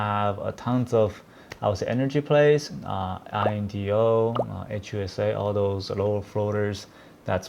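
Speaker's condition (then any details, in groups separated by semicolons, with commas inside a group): No condition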